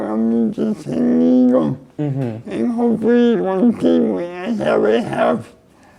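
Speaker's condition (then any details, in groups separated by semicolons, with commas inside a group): Cerebral palsy; neck surgery went badly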